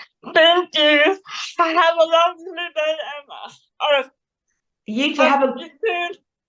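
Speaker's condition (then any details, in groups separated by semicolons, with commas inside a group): Cerebral palsy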